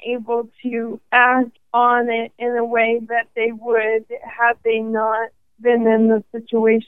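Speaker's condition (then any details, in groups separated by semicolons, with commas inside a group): ALS; 5.5 years since diagnosis, considering walking device, sees speech and respiratory therapists, must catch breath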